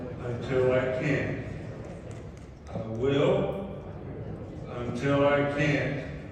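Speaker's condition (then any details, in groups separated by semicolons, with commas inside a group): ALS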